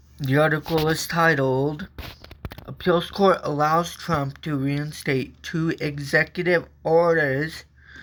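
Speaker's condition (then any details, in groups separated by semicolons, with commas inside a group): Cerebral palsy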